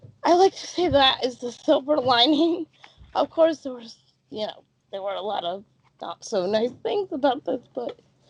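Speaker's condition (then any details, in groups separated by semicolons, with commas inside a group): Cerebral palsy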